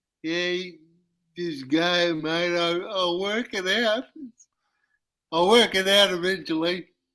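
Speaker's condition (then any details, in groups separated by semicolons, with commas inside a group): Cerebral palsy; uses wheelchair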